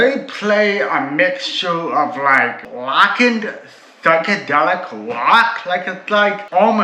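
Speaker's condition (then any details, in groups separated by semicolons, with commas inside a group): Cerebral palsy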